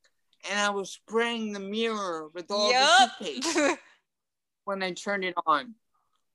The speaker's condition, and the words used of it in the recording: Cerebral palsy. I had occupational therapy too, and speech therapy to help improve my talking and get rid of stuttering.